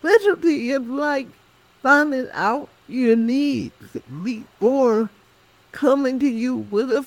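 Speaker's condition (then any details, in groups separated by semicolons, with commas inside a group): Cerebral palsy; speech affected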